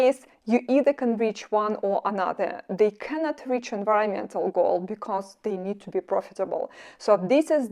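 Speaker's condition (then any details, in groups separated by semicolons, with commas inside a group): No condition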